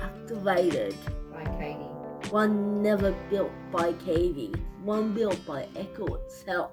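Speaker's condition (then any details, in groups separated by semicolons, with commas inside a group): Cerebral palsy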